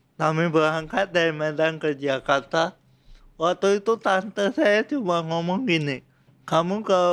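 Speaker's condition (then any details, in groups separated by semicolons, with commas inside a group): Cerebral palsy; from birth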